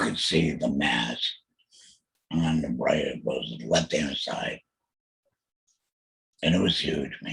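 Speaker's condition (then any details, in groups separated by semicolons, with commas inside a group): Total laryngectomy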